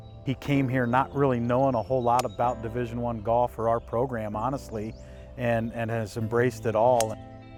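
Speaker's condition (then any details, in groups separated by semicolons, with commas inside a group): No condition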